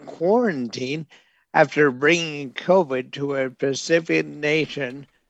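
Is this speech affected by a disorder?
Yes: bulbar onset ALS; bulbar onset Lou Gehrig's disease, neurological, affects nerves and muscles, mouth, nose, throat first, then hands; severely impaired, very slow, likened to elderly drunk man, calls self unable to talk.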